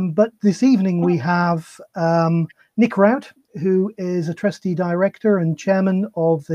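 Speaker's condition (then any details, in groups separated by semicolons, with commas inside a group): No condition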